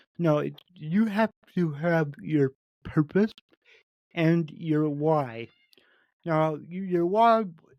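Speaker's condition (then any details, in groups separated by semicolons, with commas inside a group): Cerebral palsy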